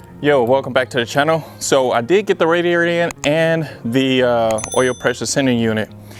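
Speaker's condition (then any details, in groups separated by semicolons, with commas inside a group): No condition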